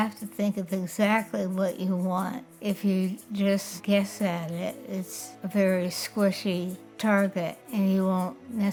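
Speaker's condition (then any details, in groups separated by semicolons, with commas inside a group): Parkinson's disease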